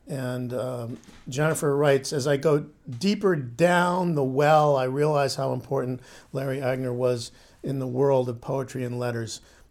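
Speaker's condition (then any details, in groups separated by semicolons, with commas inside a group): No condition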